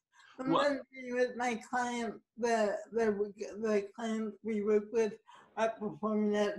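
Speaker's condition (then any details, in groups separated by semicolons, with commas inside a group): Cerebral palsy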